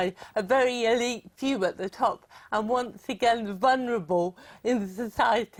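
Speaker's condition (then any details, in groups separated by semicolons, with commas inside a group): Cerebral palsy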